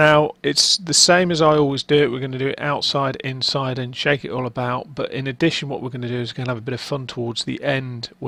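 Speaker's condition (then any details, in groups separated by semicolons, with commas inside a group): No condition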